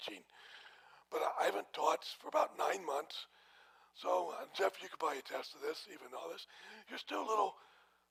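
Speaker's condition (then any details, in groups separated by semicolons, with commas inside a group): No condition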